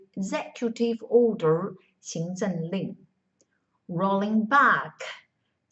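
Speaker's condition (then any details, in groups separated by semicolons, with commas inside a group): No condition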